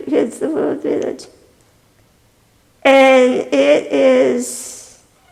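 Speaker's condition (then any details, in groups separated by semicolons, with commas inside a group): Spinal muscular atrophy type 2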